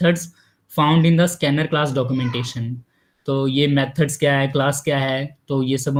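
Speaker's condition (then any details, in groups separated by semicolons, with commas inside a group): No condition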